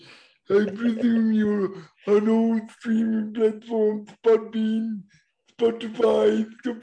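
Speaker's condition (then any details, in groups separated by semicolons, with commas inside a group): Cerebral palsy; voice described as unusual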